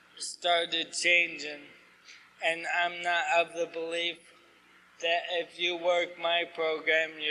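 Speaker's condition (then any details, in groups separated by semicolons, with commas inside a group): ALS; no medication, no therapies; asked to talk slower, clearer, losing voice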